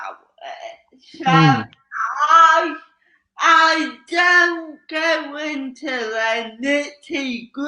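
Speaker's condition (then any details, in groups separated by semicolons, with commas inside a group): Cerebral palsy; slow speech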